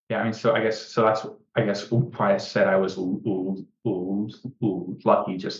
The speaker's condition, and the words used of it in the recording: Stuttering. Like I want to, of course, be as fluent as I can be, but like I've understood that like it's just not leaving me.